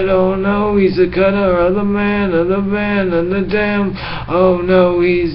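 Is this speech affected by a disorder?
Yes: traumatic brain injury.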